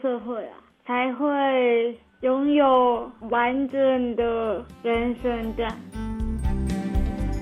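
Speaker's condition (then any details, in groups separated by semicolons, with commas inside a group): Cerebral palsy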